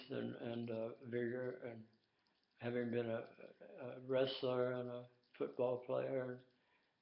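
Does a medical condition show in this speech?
Yes: tongue cancer.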